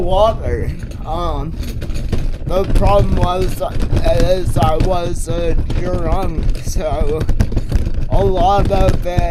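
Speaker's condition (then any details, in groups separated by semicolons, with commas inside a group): Multiple sclerosis; affects hands and left arm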